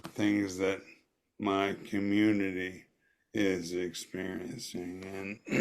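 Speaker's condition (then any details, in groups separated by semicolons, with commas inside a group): ALS; voice retained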